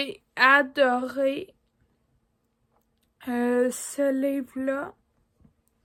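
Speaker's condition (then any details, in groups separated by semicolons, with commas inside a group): Ataxia; degenerative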